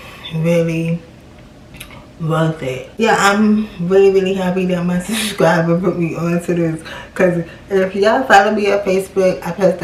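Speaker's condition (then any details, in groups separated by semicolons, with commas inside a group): Cerebral palsy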